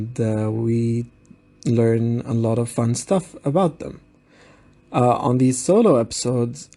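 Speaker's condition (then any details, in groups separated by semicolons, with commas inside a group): No condition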